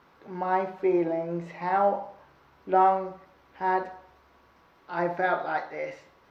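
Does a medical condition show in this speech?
Yes: cerebral palsy.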